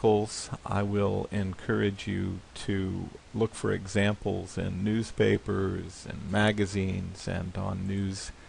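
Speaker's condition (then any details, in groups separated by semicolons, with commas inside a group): No condition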